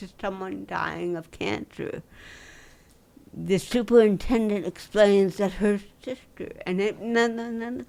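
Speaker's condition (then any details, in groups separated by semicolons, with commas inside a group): Dystonia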